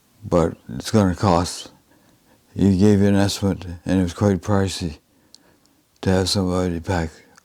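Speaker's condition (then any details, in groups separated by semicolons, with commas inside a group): Advanced Parkinson's disease, severe; DBS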